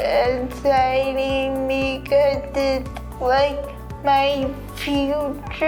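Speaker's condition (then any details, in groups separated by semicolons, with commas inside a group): Cerebral palsy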